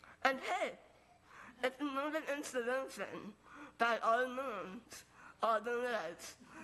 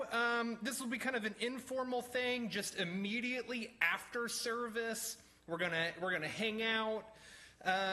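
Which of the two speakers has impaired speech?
The first: Moebius syndrome.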